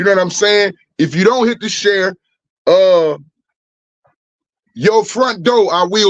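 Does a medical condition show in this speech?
No.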